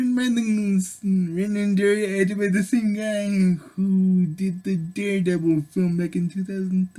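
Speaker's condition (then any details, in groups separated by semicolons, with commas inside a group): Cerebral palsy; able to speak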